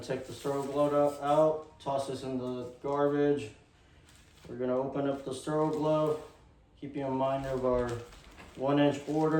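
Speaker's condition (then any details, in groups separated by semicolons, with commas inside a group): No condition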